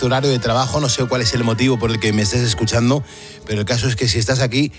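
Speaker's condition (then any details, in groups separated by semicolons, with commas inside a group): No condition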